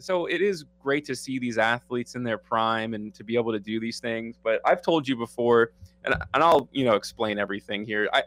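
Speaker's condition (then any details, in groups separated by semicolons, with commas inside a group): No condition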